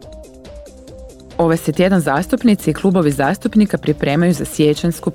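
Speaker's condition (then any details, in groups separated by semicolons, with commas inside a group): No condition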